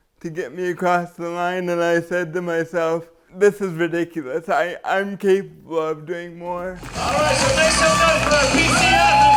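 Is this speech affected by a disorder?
Yes: cerebral palsy; diagnosed at three weeks old.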